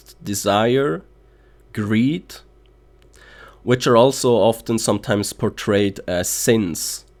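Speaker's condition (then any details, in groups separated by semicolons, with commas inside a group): No condition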